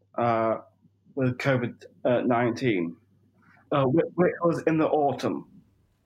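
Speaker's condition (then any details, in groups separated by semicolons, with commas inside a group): Down syndrome; 45 years old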